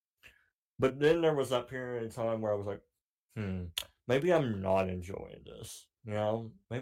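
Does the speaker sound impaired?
Yes: cleft palate; cleft palate since childhood, surgical repair in childhood; voice sounds deeper than it is, deeper over mic, cannot say certain words, frequent mispronunciations, speech impediment.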